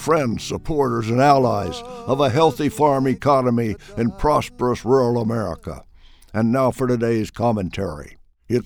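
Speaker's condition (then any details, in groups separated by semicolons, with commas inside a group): No condition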